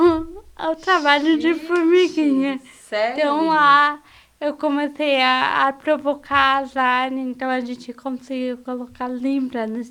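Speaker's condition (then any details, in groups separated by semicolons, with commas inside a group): Cerebral palsy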